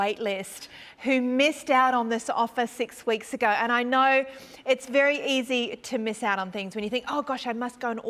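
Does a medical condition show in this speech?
No.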